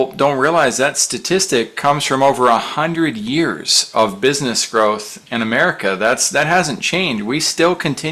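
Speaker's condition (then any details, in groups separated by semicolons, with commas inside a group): No condition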